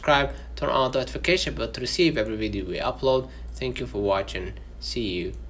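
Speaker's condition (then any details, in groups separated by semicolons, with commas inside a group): No condition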